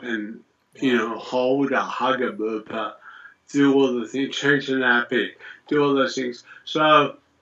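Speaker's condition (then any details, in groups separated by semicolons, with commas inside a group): Multiple sclerosis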